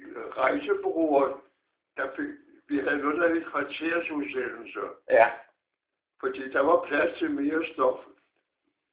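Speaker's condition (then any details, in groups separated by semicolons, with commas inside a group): Parkinson's disease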